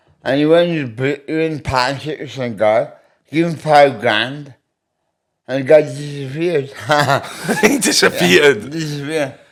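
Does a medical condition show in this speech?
Yes: medication-induced speech impediment.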